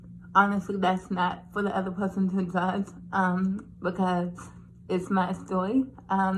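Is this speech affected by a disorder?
Yes: cerebral palsy; since birth.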